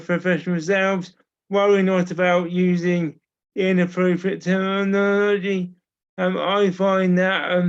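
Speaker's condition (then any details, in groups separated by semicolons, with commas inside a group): Cerebral palsy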